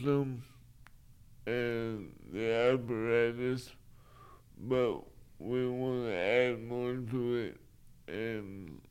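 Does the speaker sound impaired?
Yes: cerebral palsy; limited use of arms.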